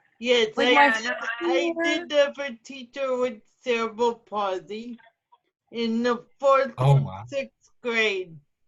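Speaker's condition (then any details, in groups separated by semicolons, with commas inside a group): Cerebral palsy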